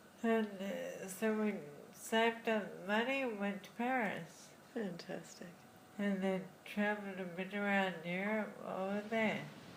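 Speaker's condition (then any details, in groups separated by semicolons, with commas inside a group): Friedreich's ataxia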